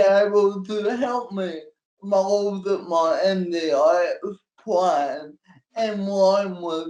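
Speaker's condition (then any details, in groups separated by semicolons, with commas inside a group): Cerebral palsy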